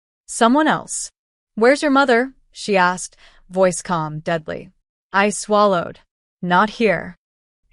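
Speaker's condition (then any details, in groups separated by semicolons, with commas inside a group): No condition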